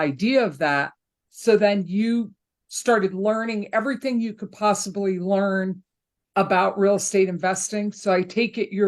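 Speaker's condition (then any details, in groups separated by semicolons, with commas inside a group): No condition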